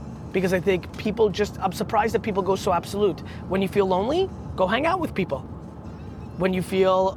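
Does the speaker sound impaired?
No.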